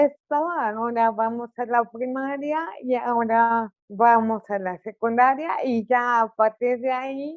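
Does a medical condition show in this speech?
Yes: cerebral palsy; articulation affected.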